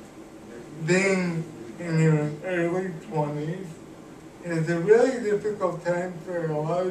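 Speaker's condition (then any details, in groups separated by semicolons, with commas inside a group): Cerebral palsy; cannot walk, uses wheelchair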